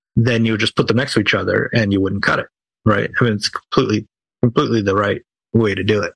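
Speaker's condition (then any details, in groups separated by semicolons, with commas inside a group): No condition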